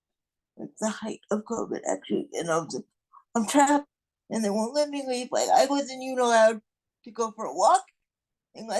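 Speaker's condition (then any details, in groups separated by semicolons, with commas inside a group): Cerebral palsy; non-progressive, will not improve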